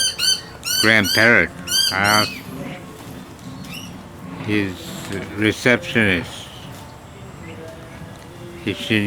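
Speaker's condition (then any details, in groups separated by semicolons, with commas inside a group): Parkinson's disease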